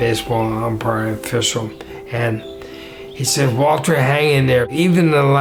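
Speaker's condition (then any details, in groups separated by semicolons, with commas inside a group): ALS; 7 years after onset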